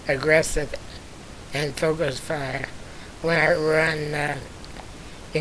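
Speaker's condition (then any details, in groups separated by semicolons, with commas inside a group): Spinal muscular atrophy type two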